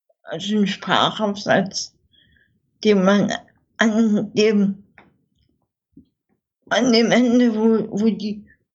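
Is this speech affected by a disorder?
Yes: infantile cerebral palsy, spastic; childhood speech therapy at Dresden University Clinic.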